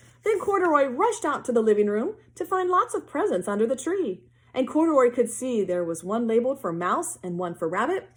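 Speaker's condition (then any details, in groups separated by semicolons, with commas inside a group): No condition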